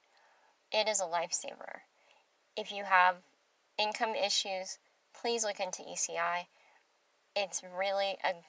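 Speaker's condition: Bilateral cleft lip and palate; congenital; without partial air escapes to nasal passage, mushy unclear speech, could not roll r's, now improved

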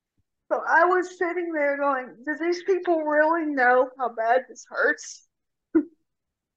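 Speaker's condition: Cerebral palsy; severe rotator cuff tear

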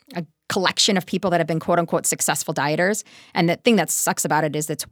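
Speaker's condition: No condition

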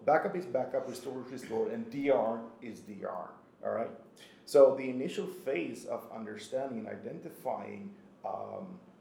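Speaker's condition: No condition

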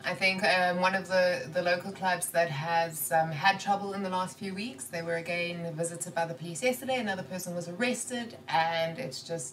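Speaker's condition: No condition

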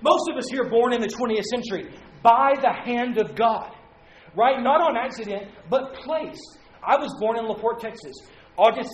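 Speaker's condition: No condition

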